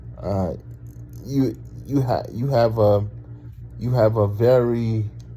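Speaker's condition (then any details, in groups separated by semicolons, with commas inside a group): Cerebral palsy; talks very well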